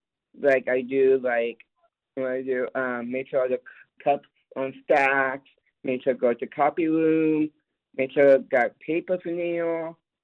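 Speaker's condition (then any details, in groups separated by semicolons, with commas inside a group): Down syndrome; lives independently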